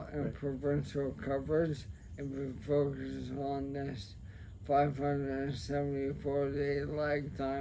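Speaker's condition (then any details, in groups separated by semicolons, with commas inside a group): ALS, sporadic; speech affected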